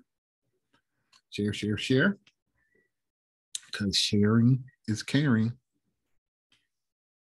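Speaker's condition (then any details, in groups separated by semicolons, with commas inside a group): No condition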